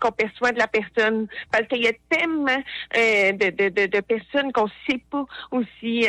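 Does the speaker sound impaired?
Yes: hard of hearing.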